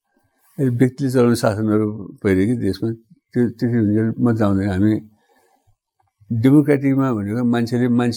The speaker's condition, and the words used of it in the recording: Parkinson's disease. टिभीबाट सुन्दाखेरि आफै बोलेको आफै नबुझिया हुन्छ कतिपय अहिले बोलेको पनि कतिपय बुझिँदैन होला